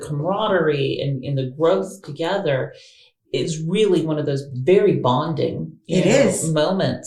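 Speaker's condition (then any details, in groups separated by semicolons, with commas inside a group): No condition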